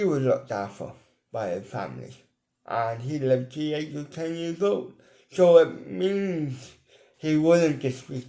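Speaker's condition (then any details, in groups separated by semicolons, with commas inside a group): Cerebral palsy; mild, ataxic type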